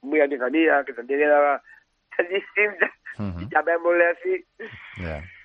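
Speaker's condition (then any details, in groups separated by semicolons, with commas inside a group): Down syndrome; trisomy 21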